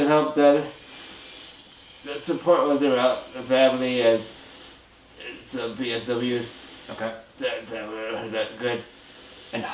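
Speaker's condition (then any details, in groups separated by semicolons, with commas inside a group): Muscular dystrophy, Duchenne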